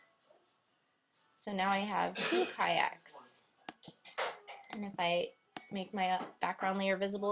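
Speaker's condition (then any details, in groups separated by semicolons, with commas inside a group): No condition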